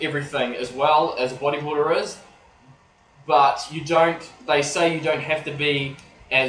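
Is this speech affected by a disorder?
No.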